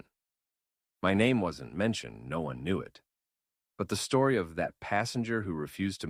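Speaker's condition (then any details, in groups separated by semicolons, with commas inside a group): No condition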